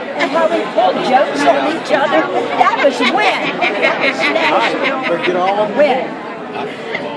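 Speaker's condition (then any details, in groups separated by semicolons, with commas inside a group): No condition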